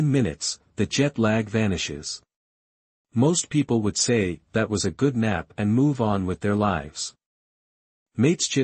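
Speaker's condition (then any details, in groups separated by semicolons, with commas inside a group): No condition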